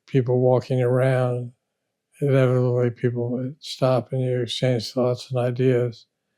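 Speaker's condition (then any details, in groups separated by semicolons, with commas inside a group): Parkinson's disease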